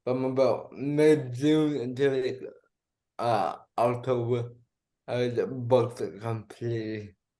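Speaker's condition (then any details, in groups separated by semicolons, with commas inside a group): Cerebral palsy; diagnosed at about two months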